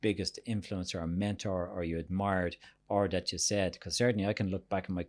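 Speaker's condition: No condition

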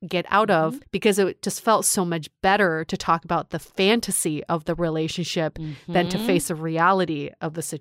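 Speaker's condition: No condition

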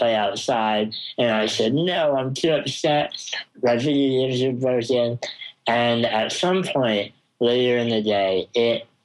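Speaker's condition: Spinal muscular atrophy; congenital, progressive muscle wasting, never walked, crawled or sat unassisted, wheelchair since about age two; affects all muscles including jaw and tongue, little to no control of four limbs; jaw and tongue weakness affects talking, may be difficult to understand, described as mumbly

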